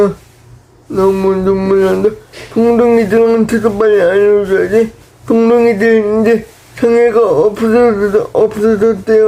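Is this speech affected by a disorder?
Yes: brain lesion disability.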